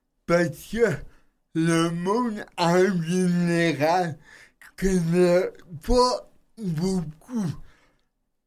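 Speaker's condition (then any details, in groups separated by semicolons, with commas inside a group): Cerebral palsy; host says speech not odd at all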